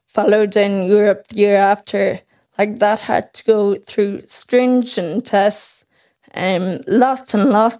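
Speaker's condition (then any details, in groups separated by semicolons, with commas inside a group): Friedreich's ataxia; progressive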